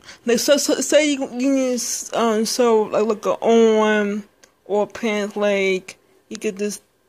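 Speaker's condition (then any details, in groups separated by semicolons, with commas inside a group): Speech impairment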